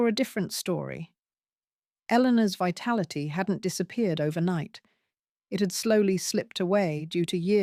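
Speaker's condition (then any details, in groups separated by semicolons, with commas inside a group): No condition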